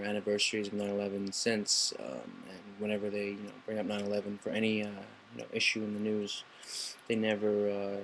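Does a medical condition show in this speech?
No.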